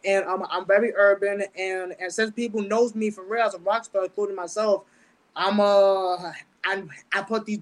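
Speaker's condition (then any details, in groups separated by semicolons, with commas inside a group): Stutter; mild speech impediment since about age 10, hears things funny; fears certain words not coming out; repeated sounds, repeated words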